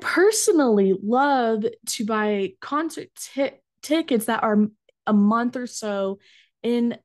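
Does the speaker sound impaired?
Yes: stuttering; fear of speaking in front of groups, school accommodations for presenting projects, found national stuttering association; stumbles on own name, now stutters freely without guarding speech; here repeated sounds, prolonged sounds.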